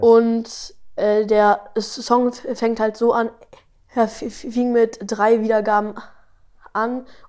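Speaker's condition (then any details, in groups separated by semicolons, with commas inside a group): Stuttering; kassler stottertherapie, fluency shaping, daily home practice, parents trained, among most severe in group; age twelve, speaks better when slower; stutters much here, none singing melodies, some rapping without melody, little in own podcast, often fast; repeated sounds, prolonged sounds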